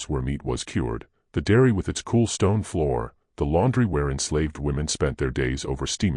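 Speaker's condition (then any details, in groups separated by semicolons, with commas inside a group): No condition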